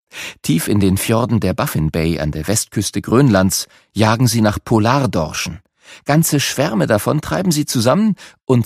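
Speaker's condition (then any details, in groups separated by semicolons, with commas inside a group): No condition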